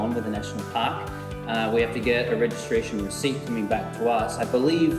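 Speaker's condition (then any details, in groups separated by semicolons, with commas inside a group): No condition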